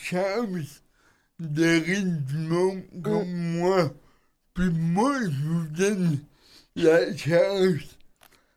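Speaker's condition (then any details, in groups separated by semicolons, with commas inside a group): Cerebral palsy; drives a truck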